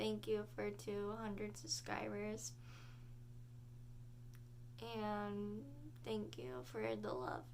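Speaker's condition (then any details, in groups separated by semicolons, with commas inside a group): Cerebral palsy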